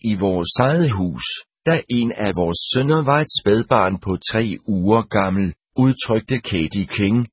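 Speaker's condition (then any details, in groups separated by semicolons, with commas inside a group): No condition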